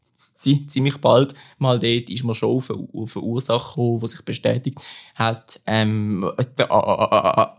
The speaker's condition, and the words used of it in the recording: Stuttering. Also wenn man so will, ist es natürlich so, dass mich mein Stottern in gewissen Situationen beeinträchtigt.